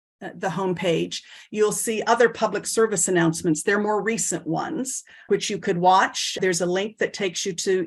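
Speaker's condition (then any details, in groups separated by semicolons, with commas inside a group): No condition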